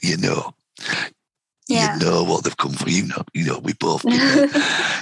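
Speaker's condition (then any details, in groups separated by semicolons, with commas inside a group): Vocal cord cancer, head and neck cancer, right vocal cord; stage three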